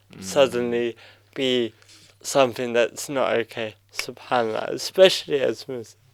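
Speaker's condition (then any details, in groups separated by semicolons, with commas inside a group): Cerebral palsy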